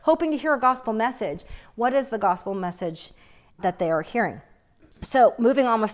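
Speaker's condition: No condition

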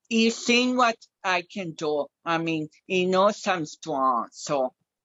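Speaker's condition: Cerebral palsy; age 31, free of helmet and braces

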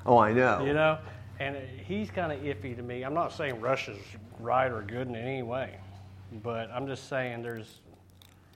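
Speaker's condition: No condition

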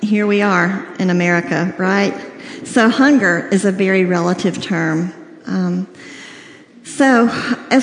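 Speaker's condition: Cleft lip and palate, severe

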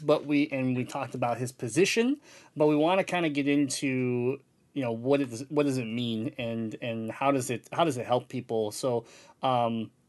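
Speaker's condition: Cleft palate; congenital cleft palate

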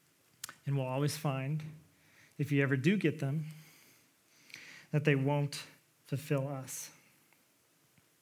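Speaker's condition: No condition

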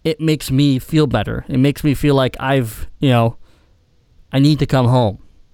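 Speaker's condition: Cleft palate; surgery after surgery in childhood

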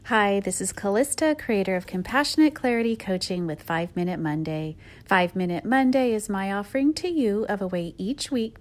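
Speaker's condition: No condition

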